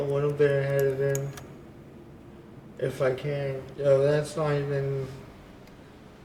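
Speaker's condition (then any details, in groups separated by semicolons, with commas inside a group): Cerebral palsy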